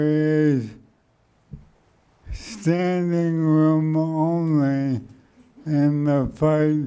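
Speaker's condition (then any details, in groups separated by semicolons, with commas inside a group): ALS; speech slowed and softened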